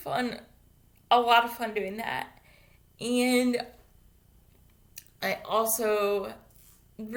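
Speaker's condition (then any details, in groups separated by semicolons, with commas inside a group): Cerebral palsy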